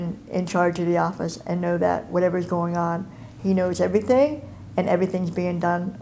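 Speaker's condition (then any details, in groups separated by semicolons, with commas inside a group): Cleft palate and cleft lip; mouth wired shut 12 weeks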